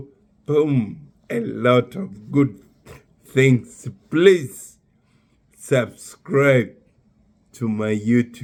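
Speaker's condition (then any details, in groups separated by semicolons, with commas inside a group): Neurological disease; lost speech 4 months ago, relearning, speech therapy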